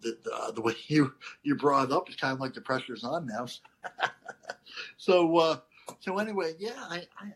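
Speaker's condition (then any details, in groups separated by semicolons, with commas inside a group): Cleft lip and palate; not fully formed at birth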